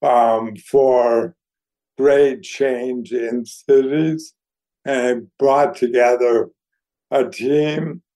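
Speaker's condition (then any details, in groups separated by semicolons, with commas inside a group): ALS; declining health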